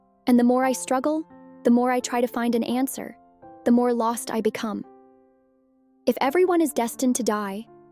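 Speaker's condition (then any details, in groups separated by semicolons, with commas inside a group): No condition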